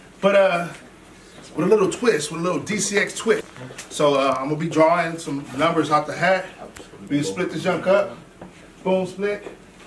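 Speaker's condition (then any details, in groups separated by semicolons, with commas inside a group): No condition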